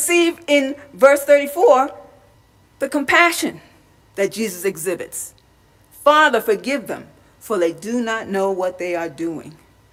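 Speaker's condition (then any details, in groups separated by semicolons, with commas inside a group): No condition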